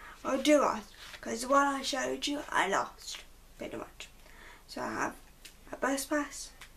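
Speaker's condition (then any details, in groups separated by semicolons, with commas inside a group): Cerebral palsy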